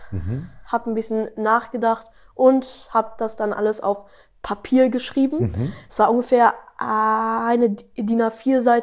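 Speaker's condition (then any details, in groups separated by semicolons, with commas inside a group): Stuttering; 12-year-old boy; stutters a lot in this conversation, especially when talking about stuttering; no stuttering when singing, stutters rapping without melody, little in own podcast when in flow, fast rate, better slower; blocks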